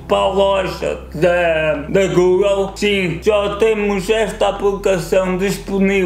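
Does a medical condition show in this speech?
Yes: cerebral palsy.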